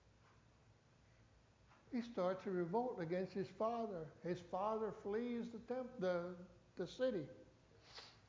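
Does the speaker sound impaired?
No.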